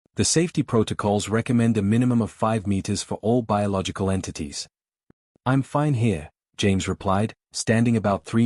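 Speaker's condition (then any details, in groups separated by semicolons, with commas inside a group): No condition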